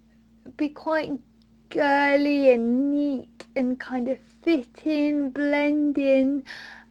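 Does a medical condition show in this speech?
Yes: mild cerebral palsy; since birth, hands and arms, notable arm tremors, poor coordination, writing difficult, can walk; diagnosed at 15, about 10 years since diagnosis, mid-20s, childhood hospital and physiotherapist assessments.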